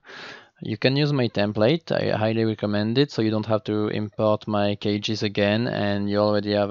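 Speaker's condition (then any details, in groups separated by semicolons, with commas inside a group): No condition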